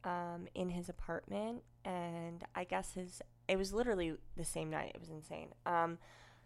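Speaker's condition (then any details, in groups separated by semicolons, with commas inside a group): Cleft lip and palate, unilateral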